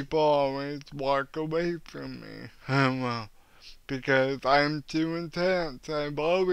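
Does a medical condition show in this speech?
Yes: cerebral palsy; cannot walk, uses wheelchair.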